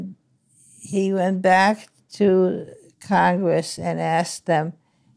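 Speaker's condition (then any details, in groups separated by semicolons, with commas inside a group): Parkinson's disease; word-finding difficulty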